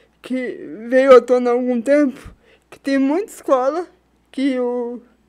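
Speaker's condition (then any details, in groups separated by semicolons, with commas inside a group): Cerebral palsy; spasticity, premature birth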